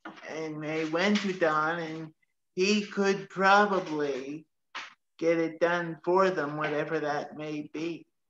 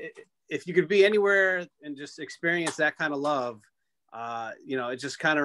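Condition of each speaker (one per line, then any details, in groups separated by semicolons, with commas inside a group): Cerebral palsy
No condition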